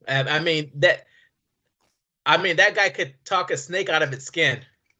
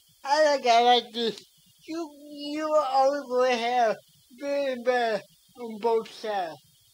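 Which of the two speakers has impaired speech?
The second: cerebral palsy; brain oxygen deprivation, physical disability; speech affected.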